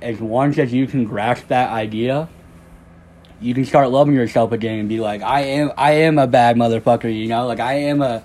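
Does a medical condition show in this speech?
Yes: cleft lip and palate; congenital cleft lip and palate, no front teeth at birth, jaw reconstruction with jaw wired shut; one more surgery left, doing well.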